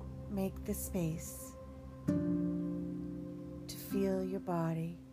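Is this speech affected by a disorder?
No.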